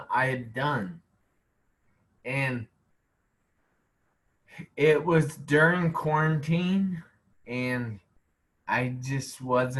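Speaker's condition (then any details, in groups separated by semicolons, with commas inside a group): Traumatic brain injury; car accident; had speech therapy after injury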